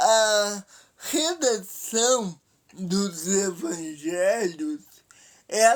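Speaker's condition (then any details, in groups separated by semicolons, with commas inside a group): Paralysis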